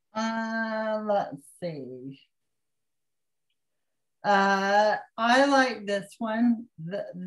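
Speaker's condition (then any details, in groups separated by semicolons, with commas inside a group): Cerebral palsy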